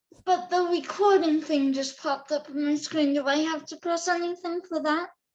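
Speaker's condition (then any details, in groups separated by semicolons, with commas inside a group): Cerebral palsy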